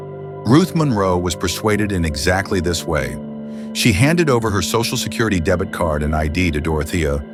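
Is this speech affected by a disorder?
No.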